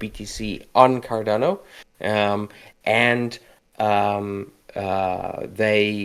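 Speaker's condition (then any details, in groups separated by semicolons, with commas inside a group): No condition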